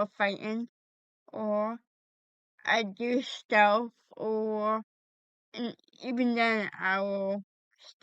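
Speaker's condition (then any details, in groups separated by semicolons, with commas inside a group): Cerebral palsy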